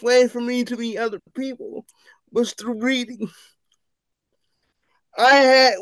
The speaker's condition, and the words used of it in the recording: Cerebral palsy. And so when I write, when I speak into the software, it has all this nonsense on the document.